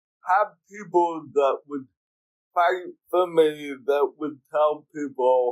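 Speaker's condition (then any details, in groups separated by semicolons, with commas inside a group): Cerebral palsy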